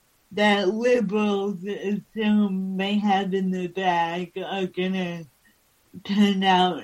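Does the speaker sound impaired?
Yes: cerebral palsy.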